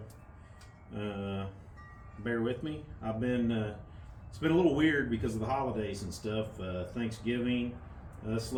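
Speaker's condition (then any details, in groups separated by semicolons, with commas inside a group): No condition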